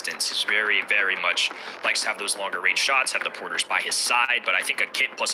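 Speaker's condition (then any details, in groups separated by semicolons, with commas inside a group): No condition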